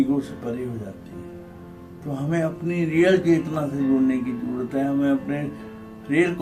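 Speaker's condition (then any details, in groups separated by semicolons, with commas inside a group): Cerebral palsy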